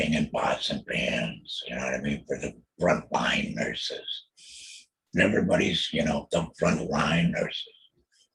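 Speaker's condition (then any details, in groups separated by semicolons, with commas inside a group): Total laryngectomy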